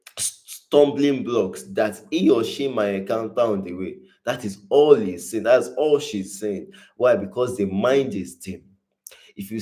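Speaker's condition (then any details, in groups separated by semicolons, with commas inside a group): No condition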